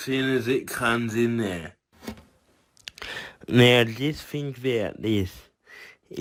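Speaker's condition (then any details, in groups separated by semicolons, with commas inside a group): Cerebral palsy; from birth, tight muscles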